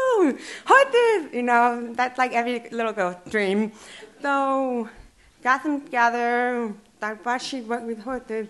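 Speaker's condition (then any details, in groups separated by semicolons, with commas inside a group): Deaf and hard of hearing; since childhood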